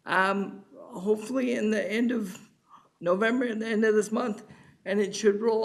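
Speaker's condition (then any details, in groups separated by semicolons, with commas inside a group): Cerebral palsy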